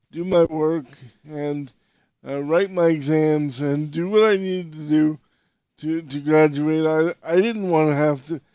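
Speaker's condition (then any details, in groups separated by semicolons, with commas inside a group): Cerebral palsy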